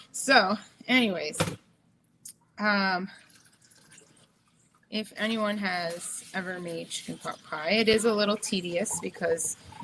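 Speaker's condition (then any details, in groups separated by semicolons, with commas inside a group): No condition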